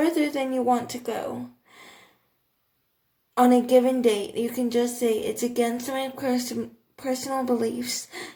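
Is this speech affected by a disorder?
Yes: cerebral palsy, athetoid.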